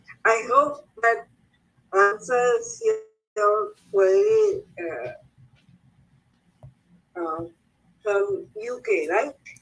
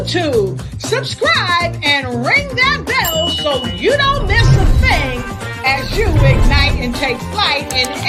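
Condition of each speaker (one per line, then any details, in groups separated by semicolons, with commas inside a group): Cerebral palsy; left hand affected, speech affected; mostly physically okay; slurred, unclear when tired, voice recognition fails
No condition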